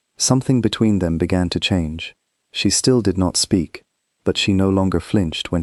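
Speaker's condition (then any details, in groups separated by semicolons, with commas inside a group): No condition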